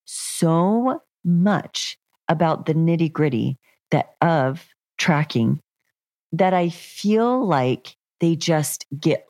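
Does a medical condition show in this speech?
No.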